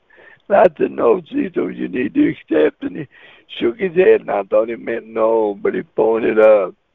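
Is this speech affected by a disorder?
Yes: cerebral palsy; wheelchair user.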